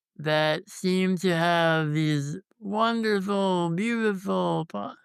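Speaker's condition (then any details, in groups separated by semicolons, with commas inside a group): Congenital muscular dystrophy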